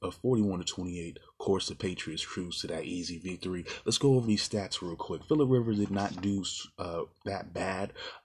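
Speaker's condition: No condition

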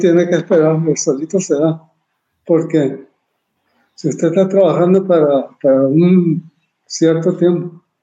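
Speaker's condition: Parkinson's disease; 23 years since onset

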